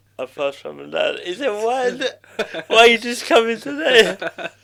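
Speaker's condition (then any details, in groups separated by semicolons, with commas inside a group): Cerebral palsy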